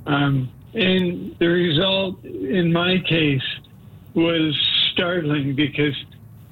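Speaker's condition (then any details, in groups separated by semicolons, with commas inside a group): Parkinson's disease; deep brain stimulation surgery, previously heavy medication doses with dyskinesia side effects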